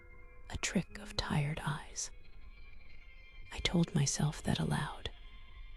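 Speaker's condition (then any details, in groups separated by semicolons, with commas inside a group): No condition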